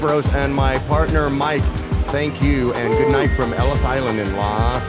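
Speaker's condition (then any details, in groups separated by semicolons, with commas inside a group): No condition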